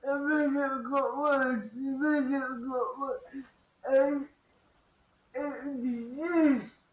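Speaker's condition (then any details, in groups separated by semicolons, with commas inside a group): Cerebral palsy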